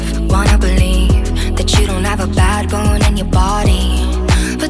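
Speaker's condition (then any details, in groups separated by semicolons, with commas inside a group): No condition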